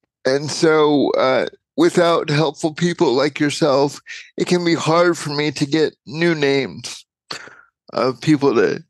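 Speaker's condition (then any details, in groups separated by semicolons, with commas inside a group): Cerebral palsy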